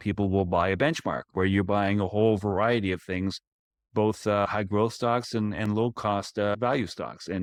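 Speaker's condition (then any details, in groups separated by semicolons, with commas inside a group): No condition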